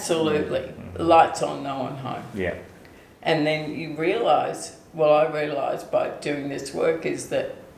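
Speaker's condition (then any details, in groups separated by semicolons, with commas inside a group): ALS/MND; onset foot drop, later tongue and speech involvement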